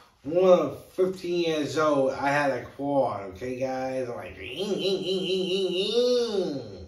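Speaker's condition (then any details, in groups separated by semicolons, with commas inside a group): Brain injury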